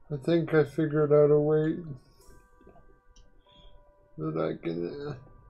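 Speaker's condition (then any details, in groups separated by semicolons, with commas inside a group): Quadriplegic cerebral palsy; uses one hand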